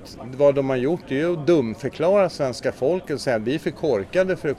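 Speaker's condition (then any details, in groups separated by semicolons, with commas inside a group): No condition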